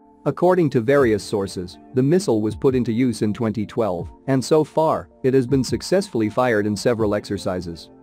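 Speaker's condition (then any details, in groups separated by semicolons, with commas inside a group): No condition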